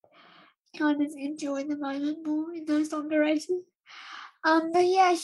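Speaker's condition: Cerebral palsy, spastic dystonic quadriplegia

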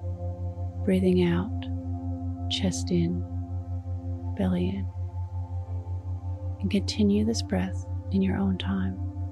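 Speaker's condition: No condition

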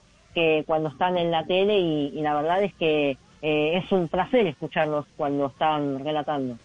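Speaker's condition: Cleft lip; congenital, some teeth affected; lip reportedly not yet corrected; nasal pronunciation, voice does not come out normally, difficulty speaking normally, noticeable on broadcasts

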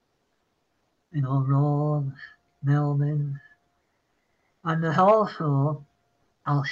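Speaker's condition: Parkinson's; apologizes mid-sentence

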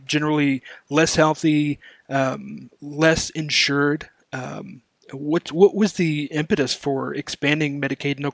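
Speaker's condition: No condition

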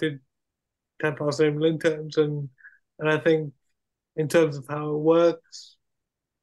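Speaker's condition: Cerebral palsy; wheelchair user

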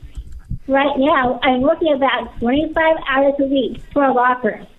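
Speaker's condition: Down syndrome; described as extraordinary public speaker, speaks across country, testified in Pennsylvania, speaking engagements now via Zoom

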